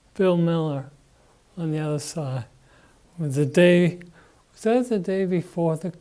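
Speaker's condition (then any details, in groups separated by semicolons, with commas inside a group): Parkinson's disease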